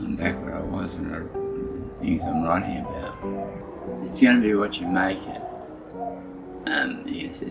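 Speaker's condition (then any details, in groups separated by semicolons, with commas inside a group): Parkinson's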